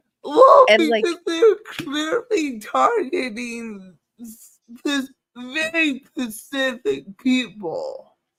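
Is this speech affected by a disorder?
Yes: cerebral palsy.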